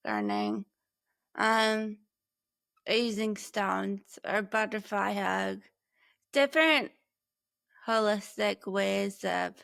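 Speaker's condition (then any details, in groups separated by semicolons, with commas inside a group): Brain injury; six and a half years since injury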